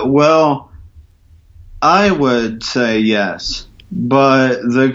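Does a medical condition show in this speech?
Yes: ataxia from traumatic brain injury; emergency brain surgery, coma, breathing tube two weeks, tracheotomy avoided, memory spared; spastic gait, cannot walk straight line, not noticeable when sitting, walking after tricycle, forearm crutches, cane.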